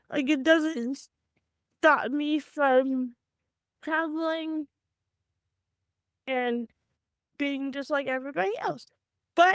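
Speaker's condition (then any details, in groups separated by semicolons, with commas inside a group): Cerebral palsy; from birth; had speech therapy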